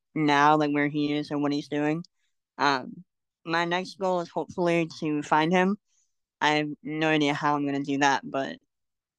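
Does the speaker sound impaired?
Yes: cleft lip and palate; congenital, frequent illness and hospital stays in first year.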